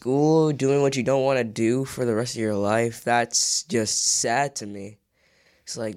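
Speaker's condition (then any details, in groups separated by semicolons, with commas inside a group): No condition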